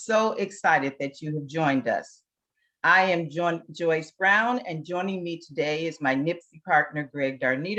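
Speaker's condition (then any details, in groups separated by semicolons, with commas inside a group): No condition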